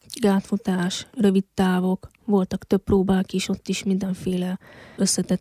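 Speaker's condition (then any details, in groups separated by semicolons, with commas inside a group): Hearing loss since birth; congenital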